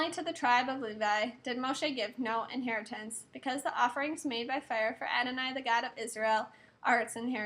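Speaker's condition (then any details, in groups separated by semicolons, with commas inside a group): No condition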